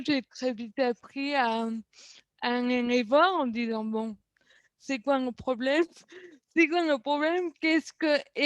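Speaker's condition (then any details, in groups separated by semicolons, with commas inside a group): Cerebral palsy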